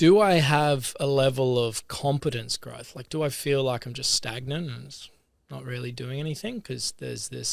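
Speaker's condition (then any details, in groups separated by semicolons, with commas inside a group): No condition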